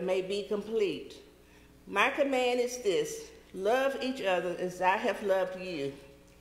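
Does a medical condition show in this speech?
No.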